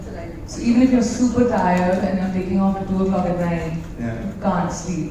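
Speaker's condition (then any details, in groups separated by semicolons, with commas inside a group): No condition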